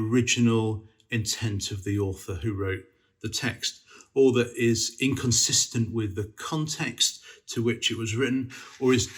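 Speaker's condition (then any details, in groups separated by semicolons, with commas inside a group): No condition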